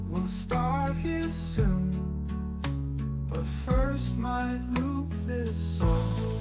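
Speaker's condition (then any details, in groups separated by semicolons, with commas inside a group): No condition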